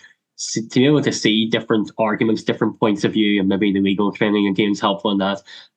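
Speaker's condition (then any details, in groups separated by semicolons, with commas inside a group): Cleft lip and palate; congenital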